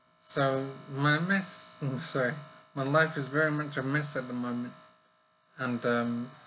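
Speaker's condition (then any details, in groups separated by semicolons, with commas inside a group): Brain injury; partial disablement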